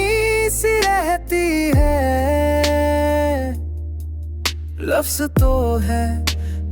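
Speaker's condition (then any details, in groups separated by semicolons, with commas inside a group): No condition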